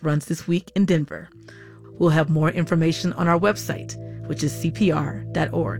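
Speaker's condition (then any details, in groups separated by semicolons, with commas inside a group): No condition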